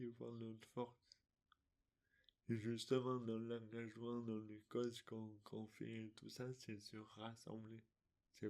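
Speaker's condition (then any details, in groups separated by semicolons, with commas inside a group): Dystonia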